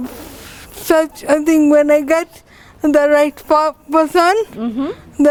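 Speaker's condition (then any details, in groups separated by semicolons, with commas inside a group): Cerebral palsy; from birth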